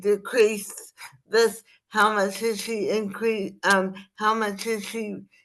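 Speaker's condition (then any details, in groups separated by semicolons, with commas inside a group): Spastic cerebral palsy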